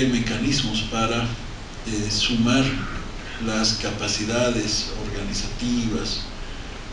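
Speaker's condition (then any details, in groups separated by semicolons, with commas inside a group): No condition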